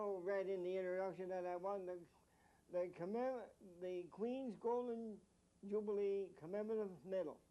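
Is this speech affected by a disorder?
Yes: mild cerebral palsy; mild, affects coordination, intellectual or developmental disability.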